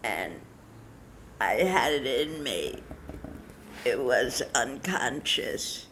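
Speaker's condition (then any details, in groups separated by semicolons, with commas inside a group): Parkinson's disease; followed own path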